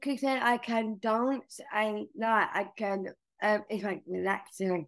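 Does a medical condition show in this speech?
Yes: Down syndrome; major heart surgery.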